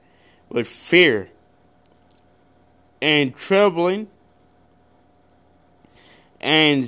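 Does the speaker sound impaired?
Yes: cerebral palsy; wears glasses.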